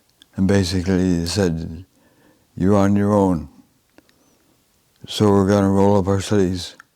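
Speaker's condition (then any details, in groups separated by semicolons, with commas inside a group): Advanced Parkinson's disease, severe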